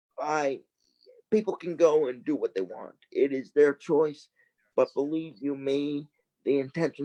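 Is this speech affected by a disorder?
Yes: cerebral palsy.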